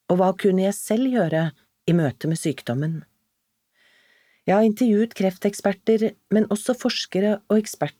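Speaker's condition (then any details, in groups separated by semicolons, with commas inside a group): No condition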